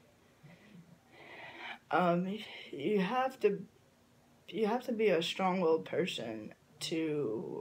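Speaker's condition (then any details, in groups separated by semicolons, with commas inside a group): Cerebral palsy; from birth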